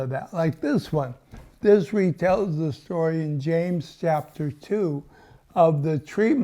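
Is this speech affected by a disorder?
Yes: ALS.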